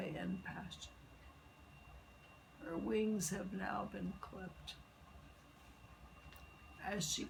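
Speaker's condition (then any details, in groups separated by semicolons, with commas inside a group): Multiple sclerosis; legs and arms affected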